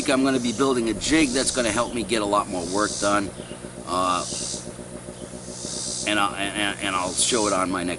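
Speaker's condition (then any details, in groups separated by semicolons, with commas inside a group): No condition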